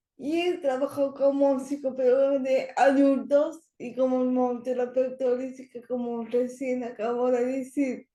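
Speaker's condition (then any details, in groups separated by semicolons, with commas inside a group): Cerebral palsy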